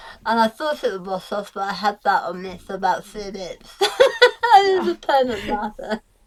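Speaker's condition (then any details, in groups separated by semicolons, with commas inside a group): Tongue cancer; near-total glossectomy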